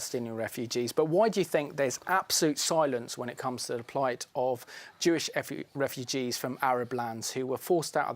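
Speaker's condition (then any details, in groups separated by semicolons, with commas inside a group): No condition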